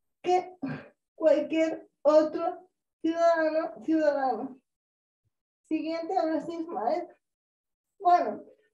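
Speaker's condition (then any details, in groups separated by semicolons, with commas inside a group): Cerebral palsy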